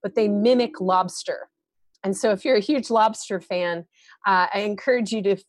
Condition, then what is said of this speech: None; typical speech.